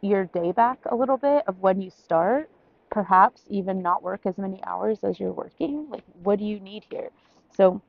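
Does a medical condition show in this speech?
No.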